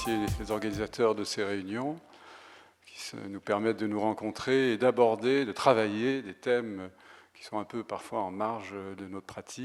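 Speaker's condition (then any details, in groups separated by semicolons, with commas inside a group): No condition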